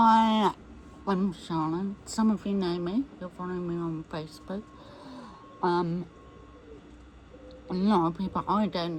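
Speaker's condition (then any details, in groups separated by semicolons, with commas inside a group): MND; voice may be difficult to understand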